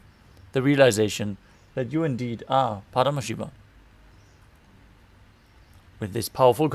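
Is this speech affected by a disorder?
No.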